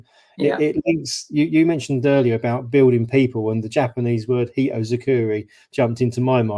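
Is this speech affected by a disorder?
No.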